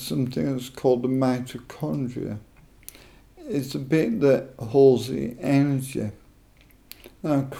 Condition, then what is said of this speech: ALS (motor neuron disease). Speech isn't brilliant, but my speech, people can understand me.